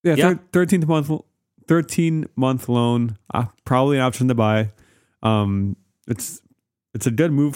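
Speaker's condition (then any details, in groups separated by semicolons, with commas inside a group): No condition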